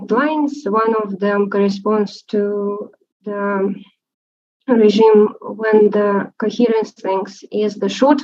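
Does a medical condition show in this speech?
No.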